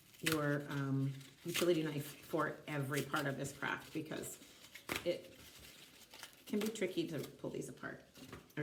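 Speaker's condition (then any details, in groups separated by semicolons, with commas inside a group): No condition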